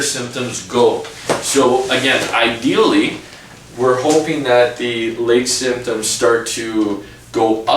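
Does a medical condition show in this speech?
No.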